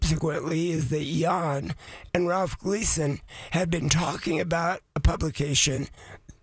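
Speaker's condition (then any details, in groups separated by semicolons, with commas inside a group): Voice changed after vocal cord surgery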